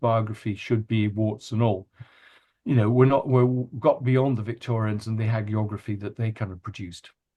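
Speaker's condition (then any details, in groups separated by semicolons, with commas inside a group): No condition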